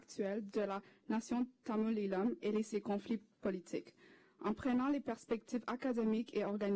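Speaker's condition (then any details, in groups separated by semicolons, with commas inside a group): No condition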